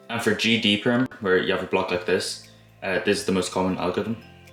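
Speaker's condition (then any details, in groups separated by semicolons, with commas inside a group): No condition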